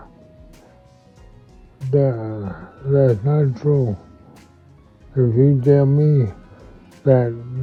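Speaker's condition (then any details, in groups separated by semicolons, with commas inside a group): Multiple sclerosis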